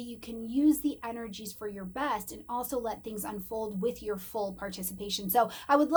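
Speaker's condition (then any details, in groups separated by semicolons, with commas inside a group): No condition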